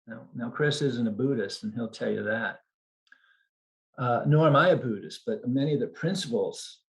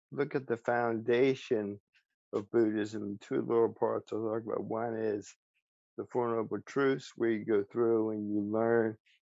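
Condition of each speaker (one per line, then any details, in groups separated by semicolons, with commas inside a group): No condition
ALS; about 1.5 years since diagnosis, slow progression; speech still preserved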